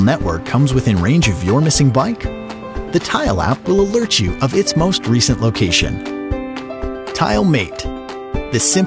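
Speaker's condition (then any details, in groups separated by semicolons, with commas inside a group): No condition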